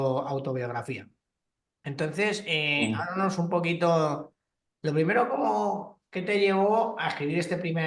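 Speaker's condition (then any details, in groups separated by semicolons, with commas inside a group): No condition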